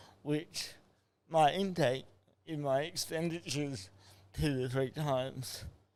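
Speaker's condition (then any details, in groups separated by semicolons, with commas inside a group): Cerebral palsy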